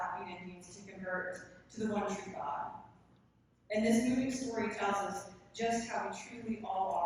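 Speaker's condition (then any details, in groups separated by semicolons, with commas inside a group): No condition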